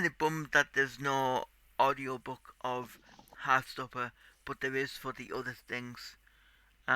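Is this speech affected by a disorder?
Yes: cerebral palsy; tight muscles.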